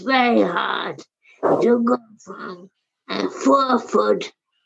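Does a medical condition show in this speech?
Yes: primary lateral sclerosis; primary lateral sclerosis at least 20 years, age 80, wheelchair use, dr. Levitz at Lehigh Neurology, dr. Macken; slurred speech, difficulty swallowing, speech too affected to continue working.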